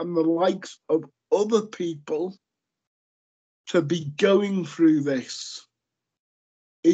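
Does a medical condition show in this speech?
Yes: cerebral palsy; lifelong.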